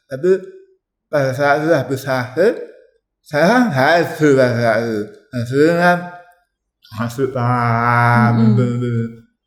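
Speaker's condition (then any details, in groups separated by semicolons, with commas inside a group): Tongue cancer; biopsy-confirmed, ECCT treatment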